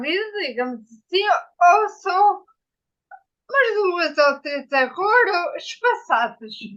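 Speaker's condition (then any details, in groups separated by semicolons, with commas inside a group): Ataxia after brain injury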